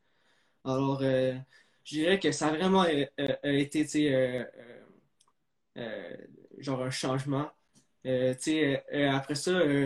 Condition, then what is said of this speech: Stuttering. Si, exemple, des fois, je dors 6 heures, ben, le lendemain, je vais être moins concentré, fait que je vais plus bégayer.